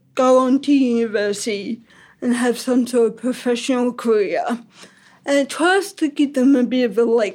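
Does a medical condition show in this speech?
Yes: ataxic cerebral palsy; birth trauma, five weeks premature, resuscitated, diagnosed three, impaired coordination, balance, crutches outside, f33, slower handwriting.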